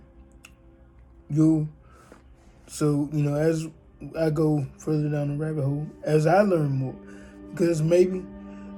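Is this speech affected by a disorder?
Yes: cerebral palsy, spastic diplegia.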